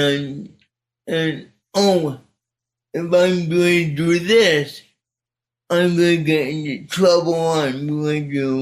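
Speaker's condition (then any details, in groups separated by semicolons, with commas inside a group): Cerebral palsy; spastic type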